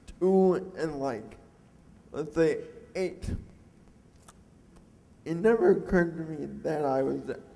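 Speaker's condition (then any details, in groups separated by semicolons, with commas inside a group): Cerebral palsy; facial muscles impaired, predicted not to talk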